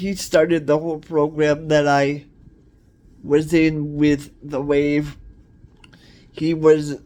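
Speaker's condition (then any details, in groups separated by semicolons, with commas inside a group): Cerebral palsy; cerebral palsy, wheelchair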